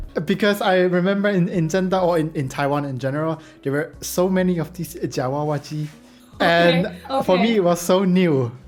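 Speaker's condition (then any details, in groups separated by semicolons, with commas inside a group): No condition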